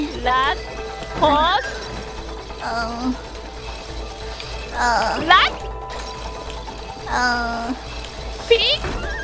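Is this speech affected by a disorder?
No.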